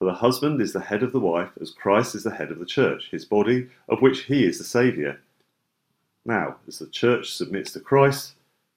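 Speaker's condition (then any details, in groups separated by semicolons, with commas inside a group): No condition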